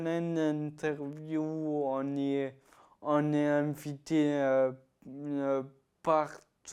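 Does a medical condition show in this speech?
Yes: ataxia-telangiectasia.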